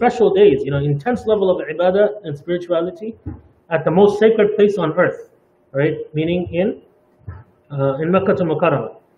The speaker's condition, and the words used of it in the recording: No condition.